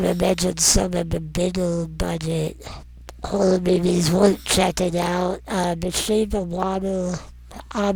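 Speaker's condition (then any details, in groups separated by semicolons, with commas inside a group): Non-progressive muscular dystrophy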